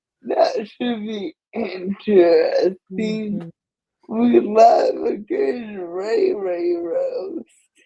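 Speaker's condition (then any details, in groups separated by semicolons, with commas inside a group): Cerebral palsy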